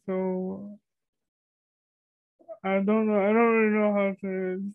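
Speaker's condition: Cerebral palsy (quadriplegia); wheelchair user

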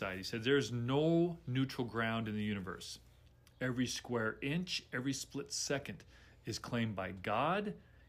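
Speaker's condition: No condition

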